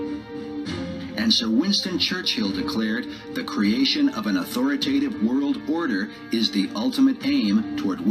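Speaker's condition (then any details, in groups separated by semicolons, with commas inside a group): No condition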